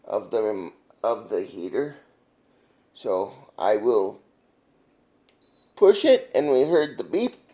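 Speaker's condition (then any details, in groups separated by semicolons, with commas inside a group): Cerebral palsy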